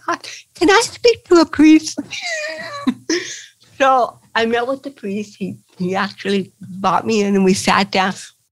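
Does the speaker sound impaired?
Yes: cerebral palsy; since birth, limits movement, not quick on bike as child, felt unable to play professional tennis.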